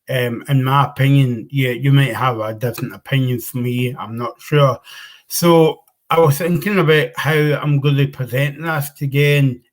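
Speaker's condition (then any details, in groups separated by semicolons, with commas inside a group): Cerebral palsy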